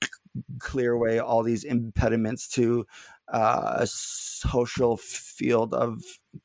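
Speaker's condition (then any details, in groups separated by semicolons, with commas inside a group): Stuttering; prolonged sounds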